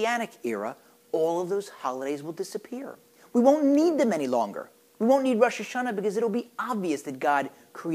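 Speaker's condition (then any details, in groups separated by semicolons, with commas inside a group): No condition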